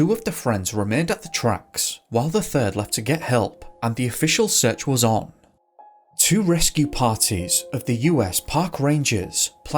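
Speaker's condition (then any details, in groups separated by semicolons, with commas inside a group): No condition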